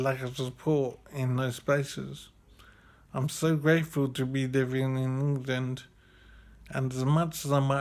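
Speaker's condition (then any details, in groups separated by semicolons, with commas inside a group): Severe brain injury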